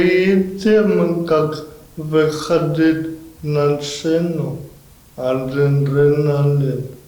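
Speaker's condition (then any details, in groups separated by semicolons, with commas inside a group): Cerebral palsy; impaired movement coordination; limited physical abilities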